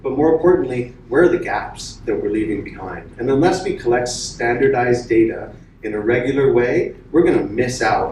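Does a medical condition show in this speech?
No.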